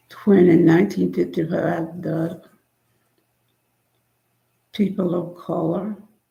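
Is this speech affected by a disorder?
Yes: spinal neurosarcoidosis.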